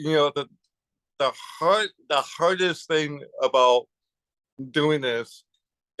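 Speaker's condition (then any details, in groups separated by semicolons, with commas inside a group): Cerebral palsy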